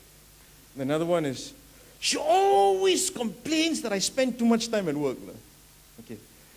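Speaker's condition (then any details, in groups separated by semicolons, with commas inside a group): No condition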